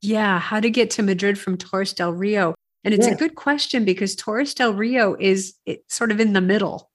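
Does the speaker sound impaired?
No.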